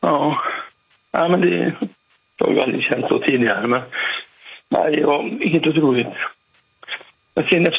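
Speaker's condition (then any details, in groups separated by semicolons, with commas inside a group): Parkinson's disease; recent operation involving throat, ICU stay about two months ago with oxygen; reportedly 40-50 tablets daily, believed to be Parkinson medication; difficulty speaking at times, trouble getting voice out properly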